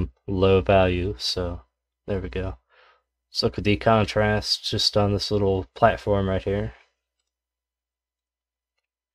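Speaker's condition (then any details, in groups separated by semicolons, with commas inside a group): No condition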